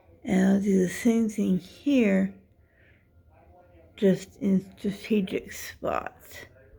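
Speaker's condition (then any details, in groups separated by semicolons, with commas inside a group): Dystonia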